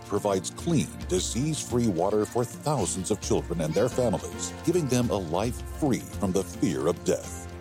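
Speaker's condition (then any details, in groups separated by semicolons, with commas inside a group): No condition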